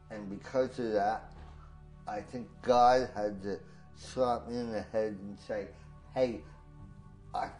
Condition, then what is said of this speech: Tracheostomy. So I can't sing the way I used to sing.